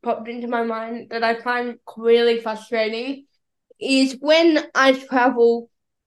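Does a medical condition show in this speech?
Yes: cerebral palsy; battery-powered wheelchair user, bilateral cochlear implants for hearing loss, carries spare cochlear implant.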